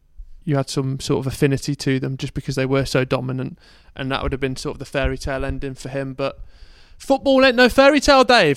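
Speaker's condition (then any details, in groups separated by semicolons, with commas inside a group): No condition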